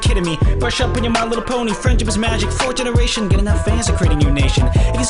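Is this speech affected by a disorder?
No.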